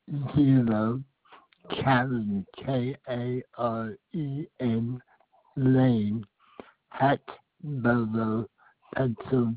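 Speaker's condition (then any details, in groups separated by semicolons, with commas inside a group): Speech impediment; has to talk slow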